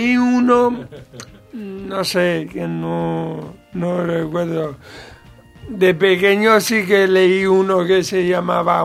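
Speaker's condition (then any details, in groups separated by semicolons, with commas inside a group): Cerebral palsy; present from birth, brain damage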